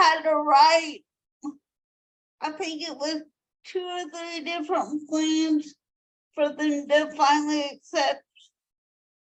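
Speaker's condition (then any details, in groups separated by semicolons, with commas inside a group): Cerebral palsy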